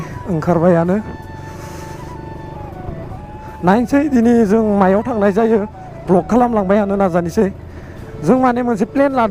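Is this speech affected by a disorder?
No.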